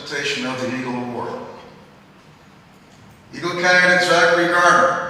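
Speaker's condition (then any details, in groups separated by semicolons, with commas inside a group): No condition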